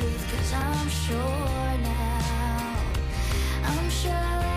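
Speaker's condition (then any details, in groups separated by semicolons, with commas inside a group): No condition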